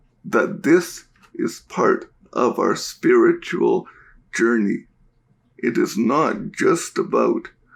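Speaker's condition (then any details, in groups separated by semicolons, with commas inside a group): Cerebral palsy; diagnosed at birth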